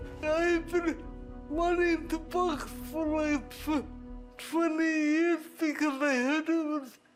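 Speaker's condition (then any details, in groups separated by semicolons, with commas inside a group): Quadriplegic cerebral palsy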